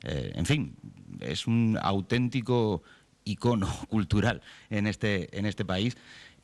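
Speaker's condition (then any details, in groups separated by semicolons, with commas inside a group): No condition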